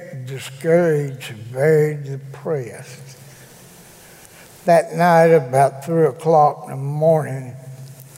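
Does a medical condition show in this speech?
Yes: cerebral palsy; still able to speak, gives spoken testimony in church.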